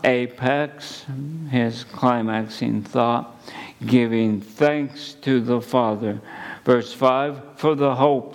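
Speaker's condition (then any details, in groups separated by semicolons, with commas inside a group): ALS; at least a couple of months since diagnosis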